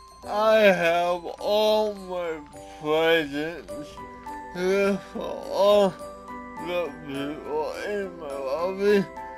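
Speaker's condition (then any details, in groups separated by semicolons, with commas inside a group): Cerebral palsy; atypical speech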